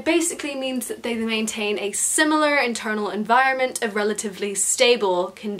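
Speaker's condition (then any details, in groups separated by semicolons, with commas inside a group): No condition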